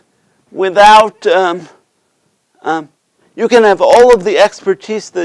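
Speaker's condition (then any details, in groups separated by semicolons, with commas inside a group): Cerebral palsy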